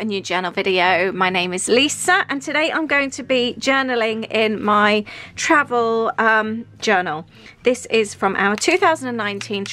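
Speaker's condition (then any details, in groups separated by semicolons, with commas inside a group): No condition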